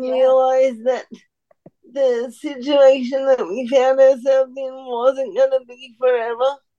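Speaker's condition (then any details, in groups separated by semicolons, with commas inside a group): Cerebral palsy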